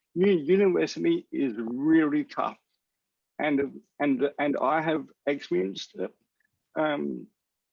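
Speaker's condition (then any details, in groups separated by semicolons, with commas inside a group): Cerebral palsy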